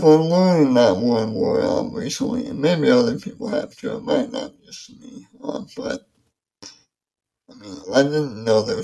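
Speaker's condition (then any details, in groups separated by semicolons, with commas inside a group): ALS; amyotrophic lateral sclerosis diagnosed August 2011 at age 27, symptoms began before diagnosis, progressive muscle weakness; about 10 years since diagnosis; affects mouth function, reading aloud affected, apologizes for speech, host takes over reading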